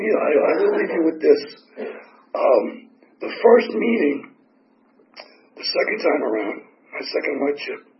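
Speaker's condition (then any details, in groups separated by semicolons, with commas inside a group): Tracheotomy; tracheotomy for 4 years, 8 surgeries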